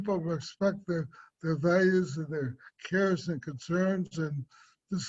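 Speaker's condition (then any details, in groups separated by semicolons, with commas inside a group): Cerebral palsy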